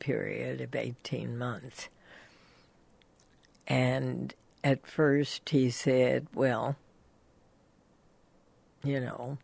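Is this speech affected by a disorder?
Yes: spasmodic dysphonia; onset 1992, diagnosed 1998 at Johns Hopkins by neurologist and otolaryngologist Paul Flint, dismissed as psychological; voice still altered, speaking physically difficult; voice changed from original voice, requires hard work.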